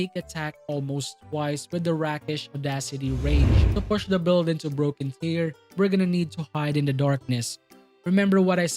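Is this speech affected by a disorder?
No.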